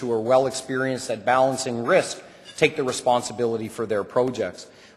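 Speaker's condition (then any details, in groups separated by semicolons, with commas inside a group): No condition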